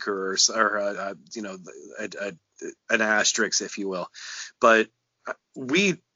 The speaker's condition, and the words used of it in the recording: Stuttering. This was the same guy that also pretty much made a student mockery of my my stuttering, which again is a ongoing process for me.